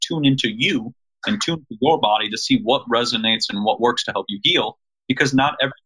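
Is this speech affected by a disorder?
No.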